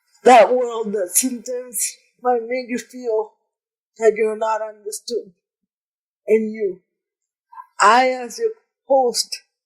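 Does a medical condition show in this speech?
Yes: cerebral palsy; present from birth.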